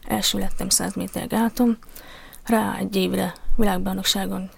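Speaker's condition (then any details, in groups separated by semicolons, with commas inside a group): Deafness; cochlear implant 2.5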